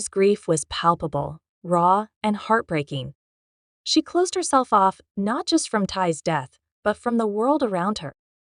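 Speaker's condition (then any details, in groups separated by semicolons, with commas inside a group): No condition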